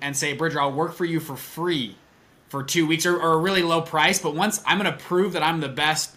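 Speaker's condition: No condition

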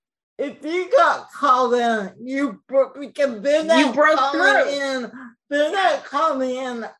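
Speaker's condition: Cerebral palsy, mild; speech mildly affected

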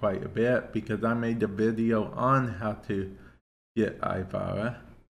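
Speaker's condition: Cerebral palsy; affects speech to an extent

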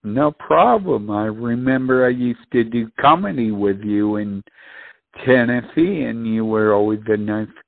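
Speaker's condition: Speech impediment; uncoordinated movement

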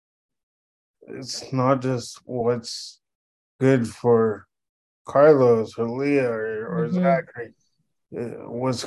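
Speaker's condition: Cerebral palsy; wheelchair from age 5

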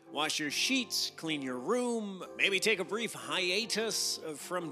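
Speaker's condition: No condition

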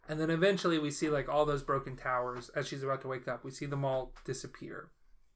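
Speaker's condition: No condition

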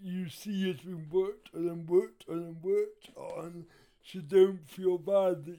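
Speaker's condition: Cerebral palsy; writes material to own rhythm for easier speaking

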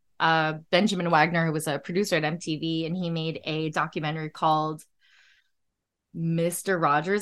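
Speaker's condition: No condition

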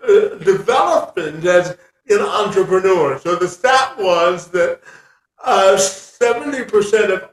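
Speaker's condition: Spastic quadriplegia cerebral palsy

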